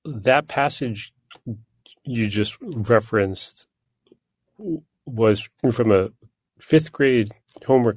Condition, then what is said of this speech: Stuttering. I never even worry about the prospect of it when I sing.